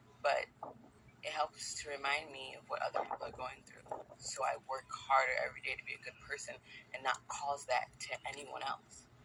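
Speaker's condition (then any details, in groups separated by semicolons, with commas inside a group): No condition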